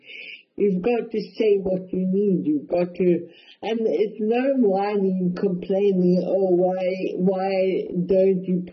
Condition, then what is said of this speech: Cerebral palsy. I have cerebral palsy, which is pretty mild. It affects my speech a bit, my balance a little bit, and my hand control.